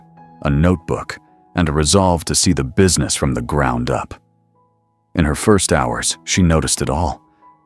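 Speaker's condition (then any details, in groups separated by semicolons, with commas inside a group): No condition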